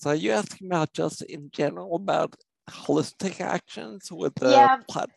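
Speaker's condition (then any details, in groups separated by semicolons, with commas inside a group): Spinocerebellar ataxia; genetic cause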